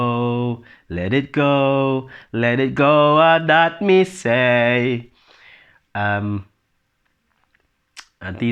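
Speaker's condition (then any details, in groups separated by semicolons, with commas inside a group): No condition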